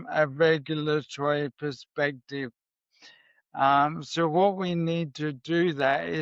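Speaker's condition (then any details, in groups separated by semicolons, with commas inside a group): MND; clonus causing leg shaking; voice may sound shaky from clonus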